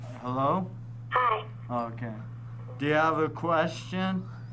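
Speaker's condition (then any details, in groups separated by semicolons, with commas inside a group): Traumatic brain injury; now talking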